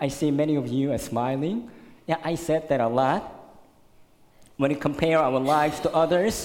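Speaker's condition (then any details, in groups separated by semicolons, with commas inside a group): Cleft lip and palate; very severe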